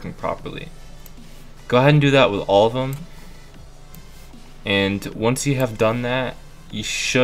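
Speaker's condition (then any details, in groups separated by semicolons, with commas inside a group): No condition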